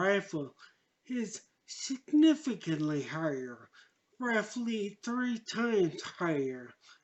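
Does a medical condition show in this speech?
Yes: traumatic brain injury.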